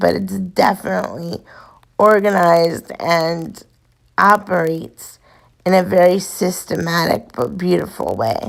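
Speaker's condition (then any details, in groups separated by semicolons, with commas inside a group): Cerebral palsy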